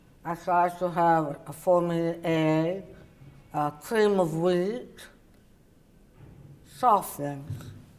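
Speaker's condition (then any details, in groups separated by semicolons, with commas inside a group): Oral cavity cancer, partial glossectomy; after surgery and radiation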